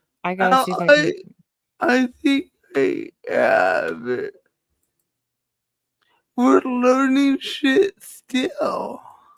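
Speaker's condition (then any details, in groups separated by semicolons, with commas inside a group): Cerebral palsy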